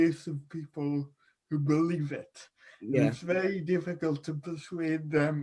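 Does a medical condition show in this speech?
Yes: cerebral palsy.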